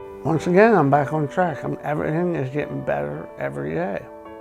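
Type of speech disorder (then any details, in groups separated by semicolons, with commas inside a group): Speech after partial glossectomy; tongue cancer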